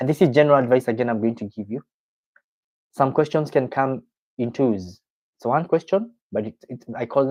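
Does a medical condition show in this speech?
No.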